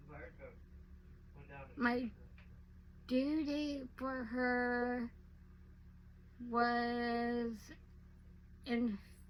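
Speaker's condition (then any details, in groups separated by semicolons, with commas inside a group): Werdnig-Hoffmann disease type 2; type 2 spinal muscular atrophy, since childhood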